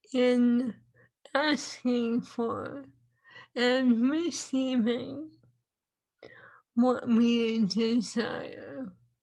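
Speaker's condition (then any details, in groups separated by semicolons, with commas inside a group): ALS; swallowing lost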